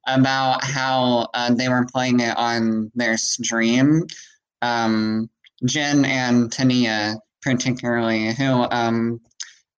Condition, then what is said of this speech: Cleft palate. It made my voice pretty nasally, and sometimes, like, it makes it have more of,